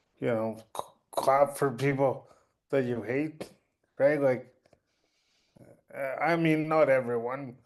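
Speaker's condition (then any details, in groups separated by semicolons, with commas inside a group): Cerebral palsy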